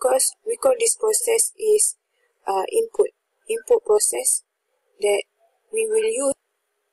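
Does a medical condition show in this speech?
No.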